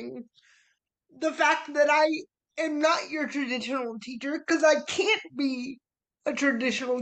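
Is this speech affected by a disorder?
Yes: cerebral palsy; spastic.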